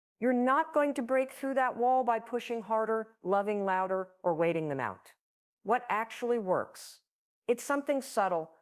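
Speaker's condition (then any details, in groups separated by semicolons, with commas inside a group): No condition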